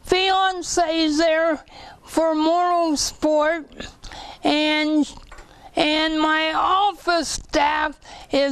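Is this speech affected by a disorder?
Yes: cerebral palsy.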